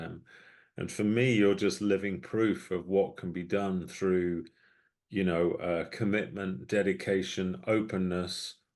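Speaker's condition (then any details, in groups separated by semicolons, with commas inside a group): No condition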